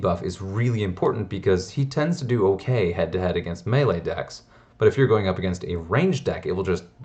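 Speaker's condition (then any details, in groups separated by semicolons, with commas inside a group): No condition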